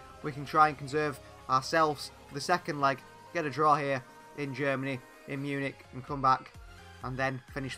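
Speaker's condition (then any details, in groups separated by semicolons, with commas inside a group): No condition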